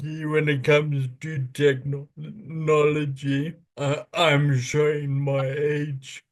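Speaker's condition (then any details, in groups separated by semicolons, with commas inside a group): Friedreich's ataxia; spasticity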